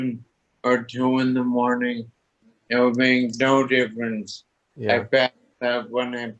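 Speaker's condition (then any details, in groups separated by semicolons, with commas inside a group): Toxic leukoencephalopathy, locked-in syndrome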